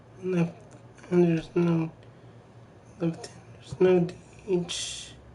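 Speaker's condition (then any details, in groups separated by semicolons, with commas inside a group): Cerebral palsy; from birth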